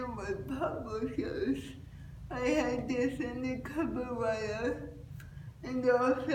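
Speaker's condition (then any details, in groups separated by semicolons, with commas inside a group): Cerebral palsy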